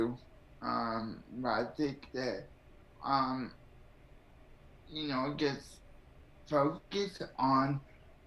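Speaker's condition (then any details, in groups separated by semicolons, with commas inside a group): Cerebral palsy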